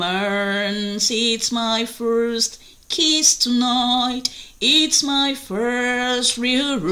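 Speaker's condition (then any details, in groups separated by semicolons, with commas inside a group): No condition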